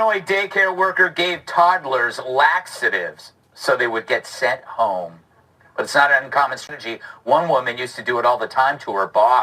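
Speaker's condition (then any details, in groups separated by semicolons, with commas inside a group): No condition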